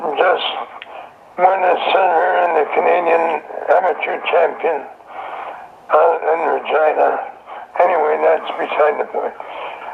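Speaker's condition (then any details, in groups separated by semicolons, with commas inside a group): Throat cancer; survivor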